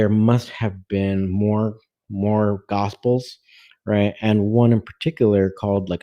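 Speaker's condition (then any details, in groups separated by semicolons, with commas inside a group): No condition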